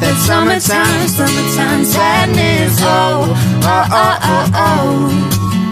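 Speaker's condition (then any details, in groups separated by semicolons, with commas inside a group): No condition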